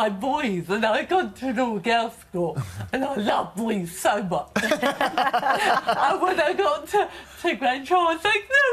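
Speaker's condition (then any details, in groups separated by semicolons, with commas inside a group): Cerebral palsy; affects speech and walking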